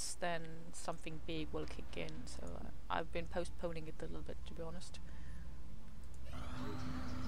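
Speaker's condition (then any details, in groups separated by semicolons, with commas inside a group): No condition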